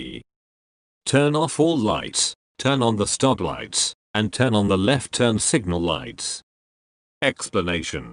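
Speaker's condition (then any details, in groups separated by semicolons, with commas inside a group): No condition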